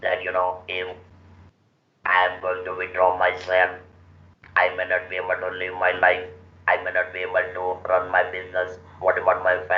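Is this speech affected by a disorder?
Yes: laryngectomy.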